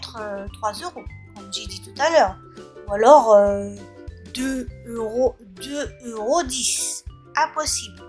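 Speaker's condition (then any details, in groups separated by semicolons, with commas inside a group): No condition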